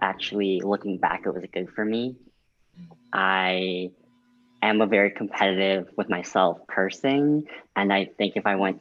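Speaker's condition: Cleft lip and palate

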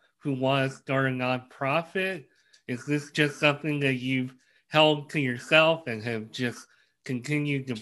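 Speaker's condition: Cleft lip and palate; many obstacles in life

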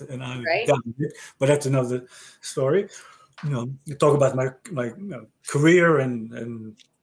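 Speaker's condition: Aphasia after stroke; expresses self relatively well, unlike others who cannot, rambles off track a little

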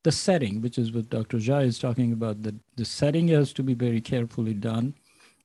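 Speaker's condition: No condition

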